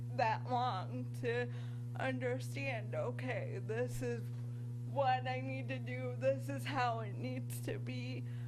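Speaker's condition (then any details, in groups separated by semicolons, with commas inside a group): Cerebral palsy; from birth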